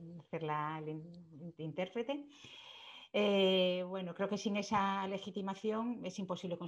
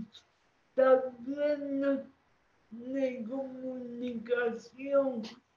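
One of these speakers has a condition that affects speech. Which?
The second: cerebral palsy.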